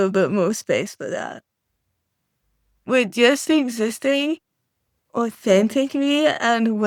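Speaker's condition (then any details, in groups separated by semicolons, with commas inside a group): Cerebral palsy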